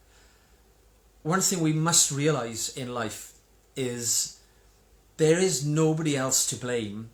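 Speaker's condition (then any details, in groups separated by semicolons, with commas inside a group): No condition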